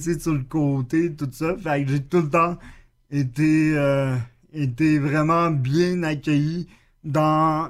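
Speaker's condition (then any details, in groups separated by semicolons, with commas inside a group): Cerebral palsy; acquired after chickenpox with intense fever at three weeks old, wheelchair user; stable, major physical limitation, spasms more on right side, physical conditioning, intervention plans; expresses himself very well, good vocabulary per co-host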